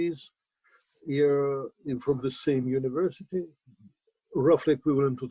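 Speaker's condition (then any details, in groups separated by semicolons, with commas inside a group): No condition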